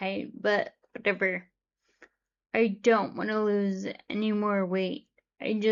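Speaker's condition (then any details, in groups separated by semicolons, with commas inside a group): Friedreich's ataxia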